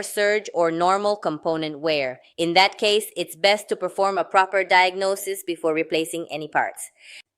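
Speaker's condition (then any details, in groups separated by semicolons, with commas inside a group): No condition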